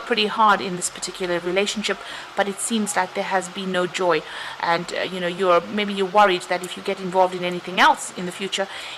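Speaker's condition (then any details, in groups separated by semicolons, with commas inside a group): No condition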